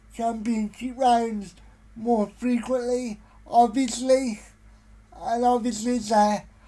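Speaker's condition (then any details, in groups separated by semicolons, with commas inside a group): Cerebral palsy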